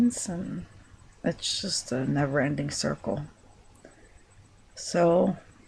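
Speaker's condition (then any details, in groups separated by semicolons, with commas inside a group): No condition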